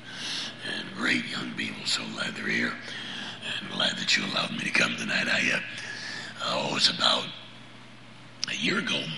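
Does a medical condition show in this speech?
Yes: laryngeal cancer; cancer recurred at fourth three-month checkup, laryngectomy scheduled, no spread on MRI, PET scans.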